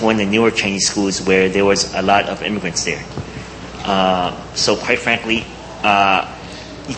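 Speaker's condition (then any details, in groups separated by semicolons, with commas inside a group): Cleft palate; congenital cleft palate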